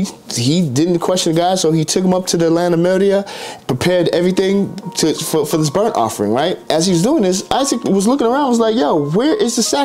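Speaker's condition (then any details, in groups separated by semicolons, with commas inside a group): No condition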